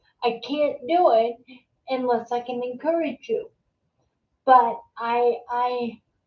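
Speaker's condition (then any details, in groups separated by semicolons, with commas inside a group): Multiple sclerosis; secondary progressive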